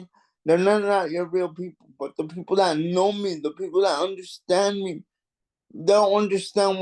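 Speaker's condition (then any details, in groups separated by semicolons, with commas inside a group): Cerebral palsy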